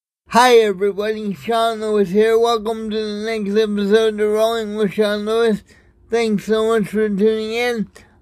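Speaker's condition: Cerebral palsy; electric wheelchair since age 6

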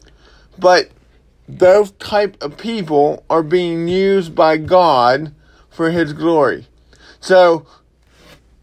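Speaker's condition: Cerebral palsy; expected to last for life

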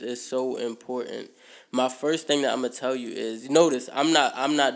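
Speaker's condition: No condition

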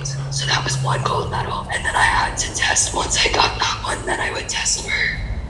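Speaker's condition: Laryngeal papillomatosis; scarred vocal cords cannot vibrate, altered voice, breathless on exertion as airway gradually blocks

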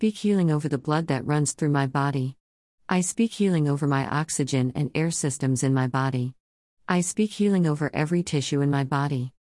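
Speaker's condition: No condition

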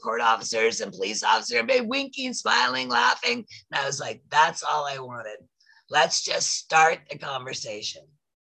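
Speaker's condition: Voice loss after throat polyp; polyp from years of singing and talking blocked throat

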